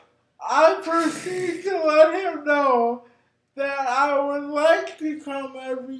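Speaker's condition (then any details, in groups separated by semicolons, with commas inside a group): Cerebral palsy; brain injury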